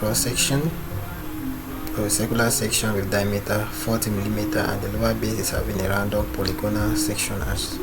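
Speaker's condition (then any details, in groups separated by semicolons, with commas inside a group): No condition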